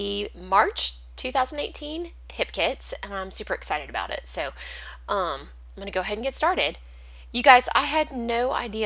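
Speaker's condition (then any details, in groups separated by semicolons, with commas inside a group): No condition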